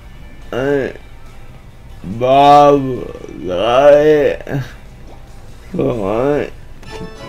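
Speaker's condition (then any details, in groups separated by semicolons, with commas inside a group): Cerebral palsy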